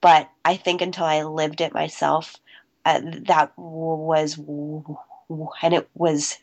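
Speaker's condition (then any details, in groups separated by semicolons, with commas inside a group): Stuttering; covert since childhood, immediate onset soon after starting to talk, school therapy from kindergarten, private therapist; recovering covert, still stutters, American Institute for Stuttering 3-week intensive program, fluency shaping techniques; formerly word switching and avoiding, held back stutters, pushed words out, appeared out of breath; blocks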